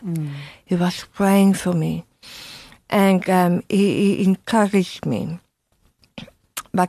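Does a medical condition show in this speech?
Yes: tongue removal for cancer; two surgeries, 8-hour resection with skin graft free flap reconstruction, small back part left; about 20 years since onset, speech audibly changed per host, can swallow without feeding tube; relearned speaking from scratch with speech therapist, could not speak after surgery, remaining tongue enables swallowing.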